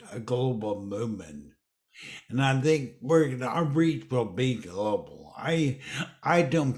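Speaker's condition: Dysarthria; about 9 years since stroke

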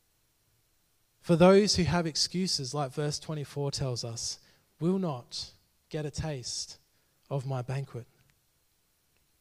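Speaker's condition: No condition

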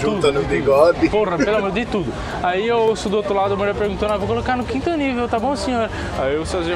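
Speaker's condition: No condition

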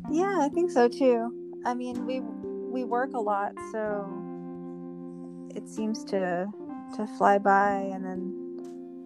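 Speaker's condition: No condition

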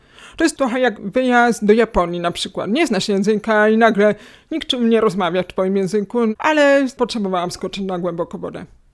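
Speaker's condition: Hearing loss, cochlear implant, acquired; cannot localize sound direction, must keep refreshing language, iPhone streams directly to implant

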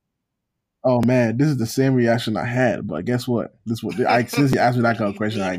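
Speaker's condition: No condition

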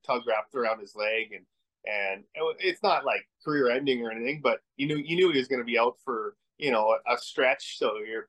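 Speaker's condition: No condition

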